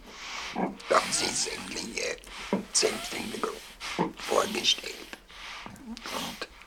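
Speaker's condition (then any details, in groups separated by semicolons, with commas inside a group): Laryngectomy, esophageal speech; larynx removed by operation; natural voice lost, relearned speaking with logopedist from about four weeks post-op, esophageal air speech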